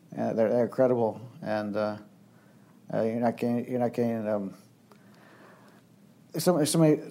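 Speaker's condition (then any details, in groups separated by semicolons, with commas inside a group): Young onset Parkinson's disease; over 20 years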